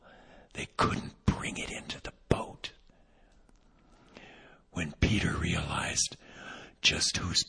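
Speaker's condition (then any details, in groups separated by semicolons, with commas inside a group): Vocal cord paralysis, unilateral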